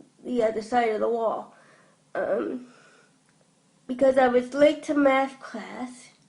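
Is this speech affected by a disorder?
Yes: cerebral palsy; from birth.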